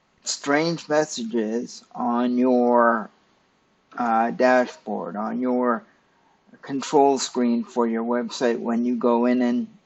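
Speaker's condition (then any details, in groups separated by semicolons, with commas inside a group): Cerebral palsy; stiff muscles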